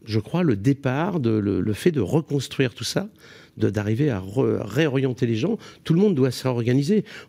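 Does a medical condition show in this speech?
No.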